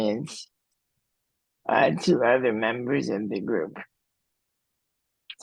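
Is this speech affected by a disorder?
Yes: cerebral palsy.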